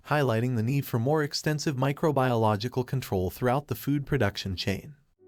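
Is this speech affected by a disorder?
No.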